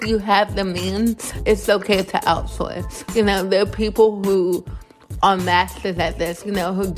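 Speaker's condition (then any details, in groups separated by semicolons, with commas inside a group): Cerebral palsy; born two months premature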